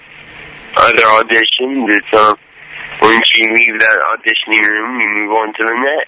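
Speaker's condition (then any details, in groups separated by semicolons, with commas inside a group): Cerebral palsy, mild; less stutter than the character portrayed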